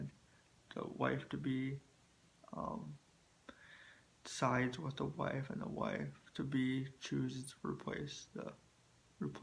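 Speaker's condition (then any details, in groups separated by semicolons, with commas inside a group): Spastic quadriplegic cerebral palsy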